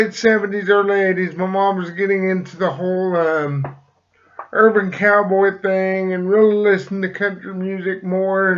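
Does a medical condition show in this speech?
Yes: cerebral palsy; slight speech impediment.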